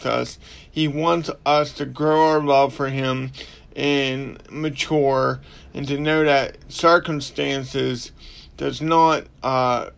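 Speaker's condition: Cerebral palsy; not healed

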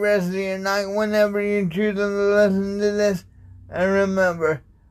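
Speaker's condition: Cerebral palsy

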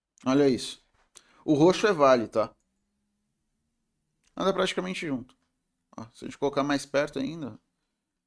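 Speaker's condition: No condition

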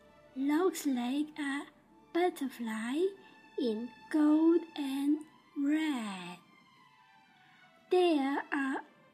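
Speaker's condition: Down syndrome; developmental disability

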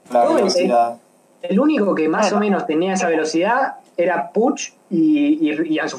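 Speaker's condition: No condition

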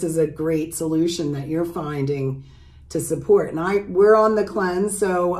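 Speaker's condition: No condition

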